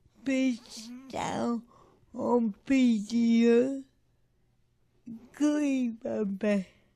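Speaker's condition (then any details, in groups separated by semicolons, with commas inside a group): Cerebral palsy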